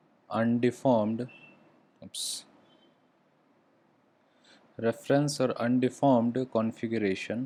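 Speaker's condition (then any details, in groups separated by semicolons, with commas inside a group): No condition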